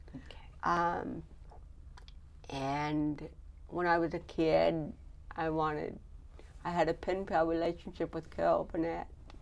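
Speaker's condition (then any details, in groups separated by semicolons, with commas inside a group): Cerebral palsy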